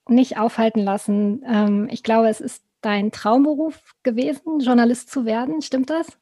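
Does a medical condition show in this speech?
No.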